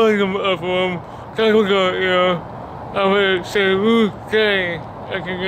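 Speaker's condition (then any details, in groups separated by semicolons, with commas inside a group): Cerebral palsy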